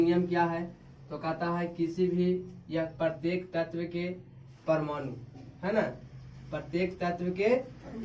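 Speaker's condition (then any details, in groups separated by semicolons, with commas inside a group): No condition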